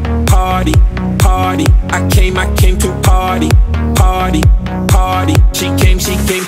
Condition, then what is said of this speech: None; typical speech.